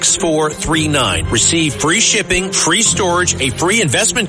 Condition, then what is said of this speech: No condition.